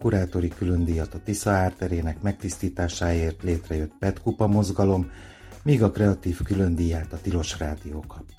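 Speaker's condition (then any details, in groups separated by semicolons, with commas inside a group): No condition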